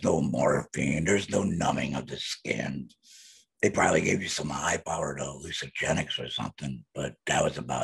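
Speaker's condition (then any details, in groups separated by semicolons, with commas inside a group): Laryngectomy, voice prosthesis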